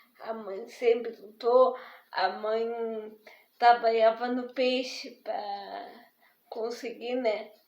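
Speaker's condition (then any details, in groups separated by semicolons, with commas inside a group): Spastic diplegic cerebral palsy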